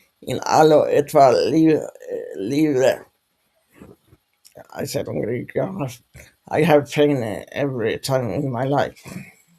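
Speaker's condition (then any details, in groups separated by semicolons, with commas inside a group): Dystonia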